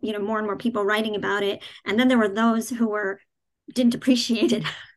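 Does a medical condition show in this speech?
Yes: cleft palate, cleft palate without cleft lip.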